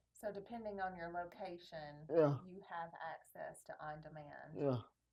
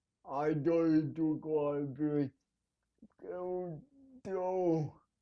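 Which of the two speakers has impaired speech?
The second: cerebral palsy; needs help at night.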